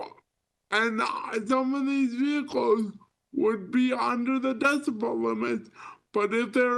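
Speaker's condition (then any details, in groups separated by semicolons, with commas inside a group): Spastic cerebral palsy; limited hand dexterity, cannot write, uses wheelchair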